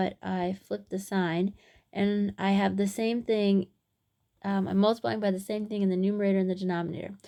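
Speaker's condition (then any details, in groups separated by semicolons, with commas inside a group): No condition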